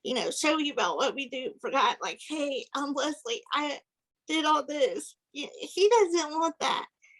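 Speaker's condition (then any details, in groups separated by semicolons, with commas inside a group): Cerebral palsy; physical disability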